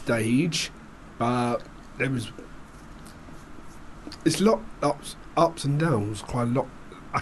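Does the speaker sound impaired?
Yes: Down syndrome.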